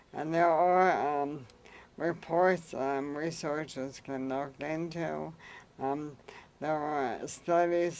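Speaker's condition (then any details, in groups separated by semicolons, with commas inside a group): Amyotrophic lateral sclerosis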